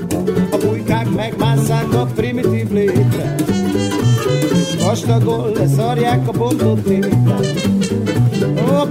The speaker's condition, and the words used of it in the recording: No condition.